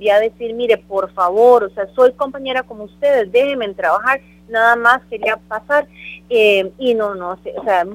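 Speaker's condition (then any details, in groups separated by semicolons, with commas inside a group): No condition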